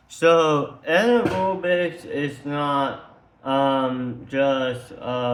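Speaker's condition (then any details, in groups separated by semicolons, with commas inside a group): Tongue cancer surgery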